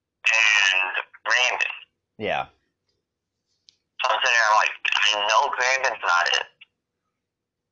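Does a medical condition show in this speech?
Yes: cerebral palsy, very rare form; speech affected.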